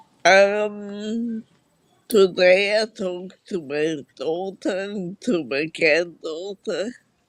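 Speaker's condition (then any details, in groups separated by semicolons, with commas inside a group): Multiple sclerosis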